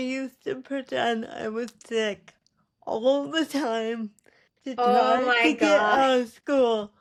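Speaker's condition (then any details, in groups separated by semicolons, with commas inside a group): Mixed type cerebral palsy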